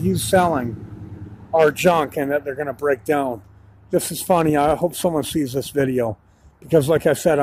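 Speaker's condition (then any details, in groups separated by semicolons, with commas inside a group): No condition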